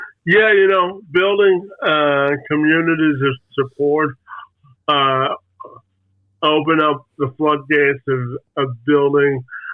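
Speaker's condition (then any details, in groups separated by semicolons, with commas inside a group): Spastic quadriplegic cerebral palsy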